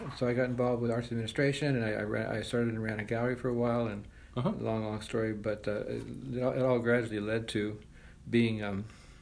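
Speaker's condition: Parkinson's disease

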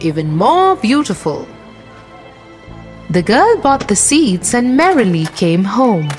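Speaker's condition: No condition

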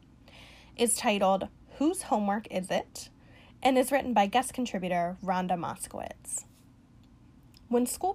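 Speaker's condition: No condition

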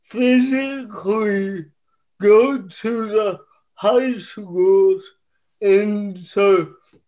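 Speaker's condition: Cerebral palsy; therapy became weight training

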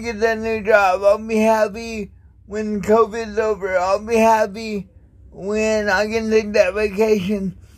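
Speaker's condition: Cerebral palsy

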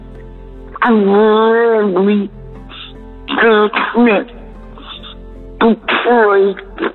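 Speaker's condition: Facial dystonia; very painful

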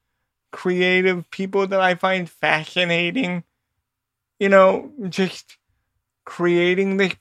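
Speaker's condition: Cerebral palsy; has had to adapt entire life

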